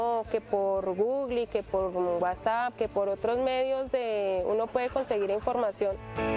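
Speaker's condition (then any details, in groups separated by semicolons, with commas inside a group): No condition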